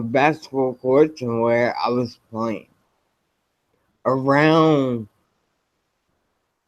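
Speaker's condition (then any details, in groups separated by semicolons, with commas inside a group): Spinocerebellar ataxia type 7, SCA7; progressive degenerative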